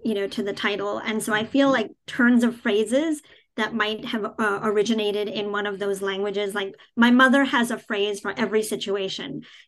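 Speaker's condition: Cleft palate, cleft palate without cleft lip

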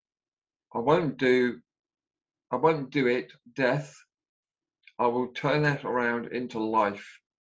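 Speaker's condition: Aphasia after stroke; failed throat Botox

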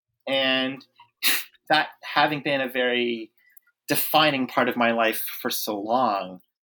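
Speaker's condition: Stutter; identifies as disabled; stuttering breaks into speech mid-sentence during recording; stuttering interrupts speech in conversation, apologizes when stutter disrupts a sentence; prolonged sounds

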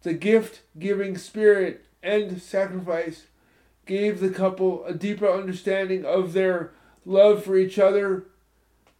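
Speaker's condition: Spastic cerebral palsy; from spinal meningitis, born two months premature, present from birth, stiff tight involuntary muscles, mainly legs; moderately impacted balance and coordination, uses crutches

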